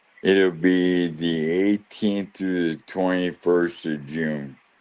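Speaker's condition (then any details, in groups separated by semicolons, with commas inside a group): ALS; right side and left hand weakness, cane, leg brace; five to six years since diagnosis, progressing, weaker, on medication; losing ability to talk and swallow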